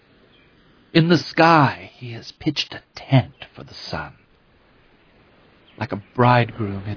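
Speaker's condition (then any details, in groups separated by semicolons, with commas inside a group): No condition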